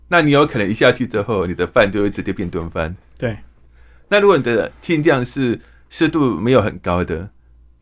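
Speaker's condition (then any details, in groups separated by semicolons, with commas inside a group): Hearing impairment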